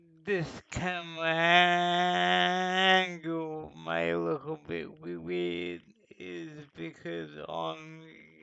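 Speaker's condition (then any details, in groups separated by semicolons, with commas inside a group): Cerebral palsy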